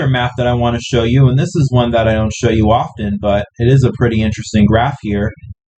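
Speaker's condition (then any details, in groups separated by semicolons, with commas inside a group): No condition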